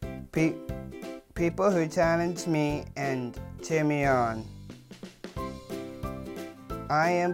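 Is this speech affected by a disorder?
Yes: Down syndrome; trisomy 21, low muscle tone in every muscle, up to 30% more energy for activity, short arms and legs; speech really hard due to low muscle tone and tongue.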